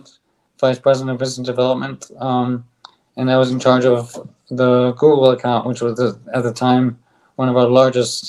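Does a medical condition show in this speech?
Yes: ALS; on drug, stronger bite, speaks better.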